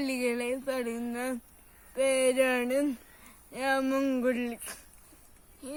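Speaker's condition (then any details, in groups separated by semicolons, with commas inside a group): Cerebral palsy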